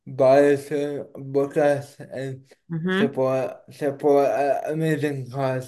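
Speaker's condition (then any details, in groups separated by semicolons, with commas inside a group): Cerebral palsy; not slurred, per host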